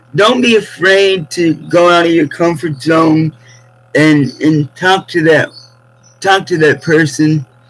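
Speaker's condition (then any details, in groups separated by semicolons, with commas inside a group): Cerebral palsy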